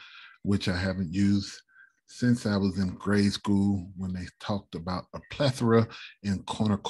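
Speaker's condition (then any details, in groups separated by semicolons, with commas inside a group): No condition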